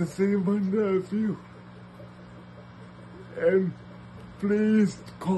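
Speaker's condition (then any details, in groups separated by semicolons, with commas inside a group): Cerebral palsy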